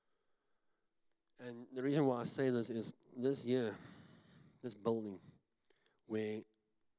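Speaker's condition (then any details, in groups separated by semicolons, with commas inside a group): Cleft palate; congenital, numerous operations, upper jaw broken and pulled apart, tongue grown into palate, 1990s; talks funny, self-described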